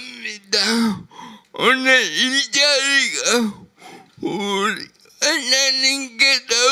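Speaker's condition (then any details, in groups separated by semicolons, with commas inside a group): Brain lesion disability grade 1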